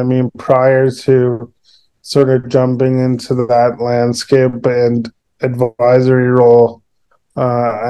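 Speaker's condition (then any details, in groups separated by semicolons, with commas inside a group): Cerebral palsy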